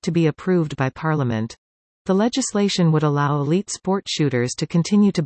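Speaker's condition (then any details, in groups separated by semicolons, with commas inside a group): No condition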